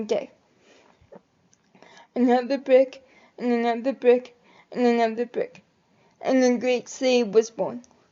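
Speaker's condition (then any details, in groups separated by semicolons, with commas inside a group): Cerebral palsy; quadriplegic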